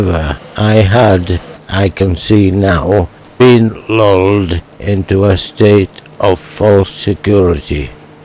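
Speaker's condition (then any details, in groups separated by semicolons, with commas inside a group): Motor neuron disease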